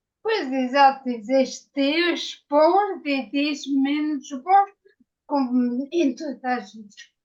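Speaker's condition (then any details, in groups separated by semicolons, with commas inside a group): Ataxia after brain injury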